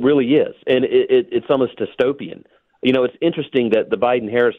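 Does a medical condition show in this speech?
No.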